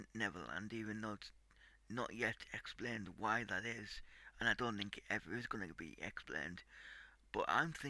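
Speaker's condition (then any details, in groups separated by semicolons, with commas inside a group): Cerebral palsy; tight muscles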